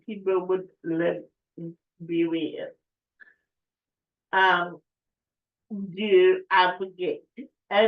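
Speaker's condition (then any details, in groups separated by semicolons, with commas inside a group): Cerebral palsy; affects speech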